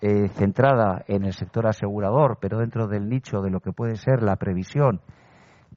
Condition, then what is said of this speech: None; typical speech.